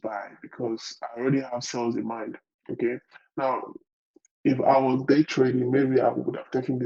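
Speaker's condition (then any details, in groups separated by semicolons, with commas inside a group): No condition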